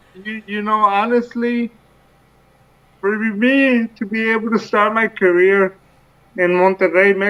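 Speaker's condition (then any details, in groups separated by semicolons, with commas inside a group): Cerebral palsy; from birth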